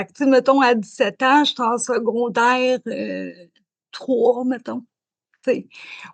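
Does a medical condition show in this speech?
Yes: cerebral palsy; spastic diplegic.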